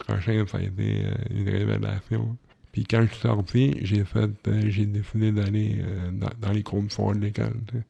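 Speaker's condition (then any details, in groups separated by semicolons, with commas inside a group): Cerebral palsy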